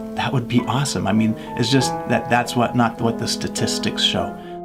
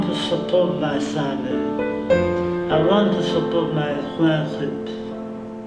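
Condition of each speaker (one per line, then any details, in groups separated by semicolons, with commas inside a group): No condition
Oral cancer; survivor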